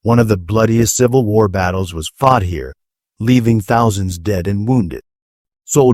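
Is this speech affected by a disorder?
No.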